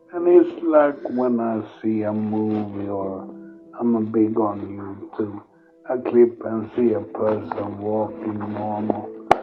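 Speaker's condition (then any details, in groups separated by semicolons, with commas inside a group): Multiple sclerosis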